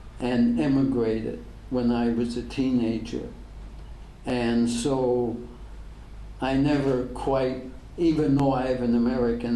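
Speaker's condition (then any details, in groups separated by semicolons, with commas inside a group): ALS; degenerative; diagnosed ten years ago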